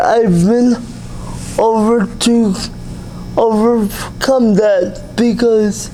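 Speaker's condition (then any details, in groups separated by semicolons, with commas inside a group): Cerebral palsy; able to speak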